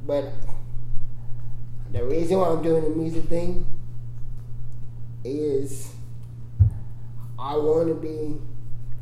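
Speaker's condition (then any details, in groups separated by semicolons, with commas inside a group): Cerebral palsy; congenital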